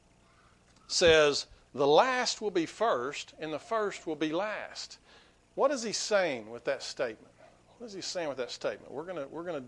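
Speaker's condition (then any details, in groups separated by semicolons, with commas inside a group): No condition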